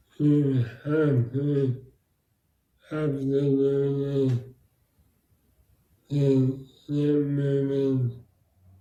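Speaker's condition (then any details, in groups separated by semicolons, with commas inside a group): Bulbar and upper limb MND, bulbar onset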